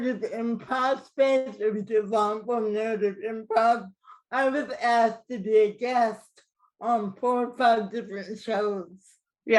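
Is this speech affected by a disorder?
Yes: cerebral palsy, mild; mildly affected speech.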